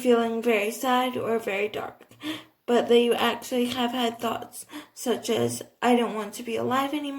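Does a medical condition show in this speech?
Yes: cerebral palsy, athetoid.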